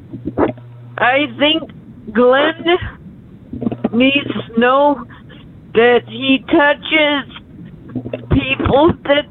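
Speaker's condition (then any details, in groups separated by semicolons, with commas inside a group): Stroke and ALS; small stroke at about age 56, ALS diagnosis took doctors a few years, ALS progressing; stroke about 5 months ago, ALS confirmed almost 2 years ago, speeding up; talks funny since stroke, describes speech as talking in cursive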